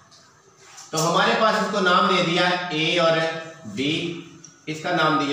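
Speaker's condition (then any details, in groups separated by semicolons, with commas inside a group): No condition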